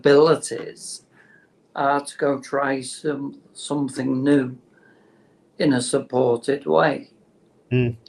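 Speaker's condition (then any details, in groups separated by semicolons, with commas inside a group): Motor neurone disease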